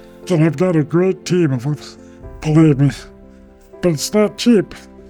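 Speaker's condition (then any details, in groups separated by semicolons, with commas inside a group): ALS; bulbar onset; EMG nerve damage, diagnosed six months after onset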